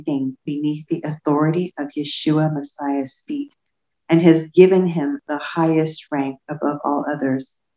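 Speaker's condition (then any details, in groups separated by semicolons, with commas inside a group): No condition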